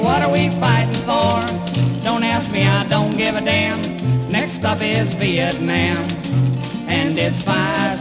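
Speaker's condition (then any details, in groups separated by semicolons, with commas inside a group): No condition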